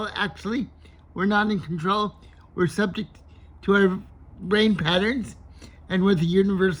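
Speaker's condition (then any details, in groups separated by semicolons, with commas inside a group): Cerebral palsy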